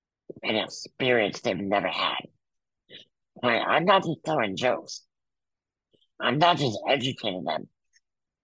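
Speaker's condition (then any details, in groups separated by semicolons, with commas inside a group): Muscular dystrophy; congenital, wheelchair user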